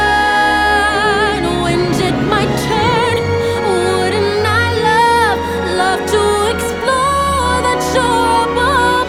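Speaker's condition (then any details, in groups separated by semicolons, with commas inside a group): No condition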